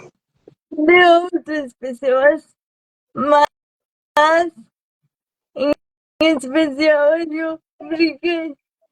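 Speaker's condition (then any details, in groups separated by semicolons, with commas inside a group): Cerebral palsy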